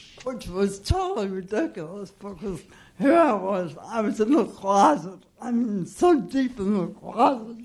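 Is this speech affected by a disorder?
Yes: cerebral palsy.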